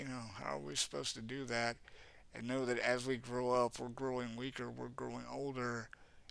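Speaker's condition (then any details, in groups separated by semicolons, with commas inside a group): Cerebral palsy; has had speech therapy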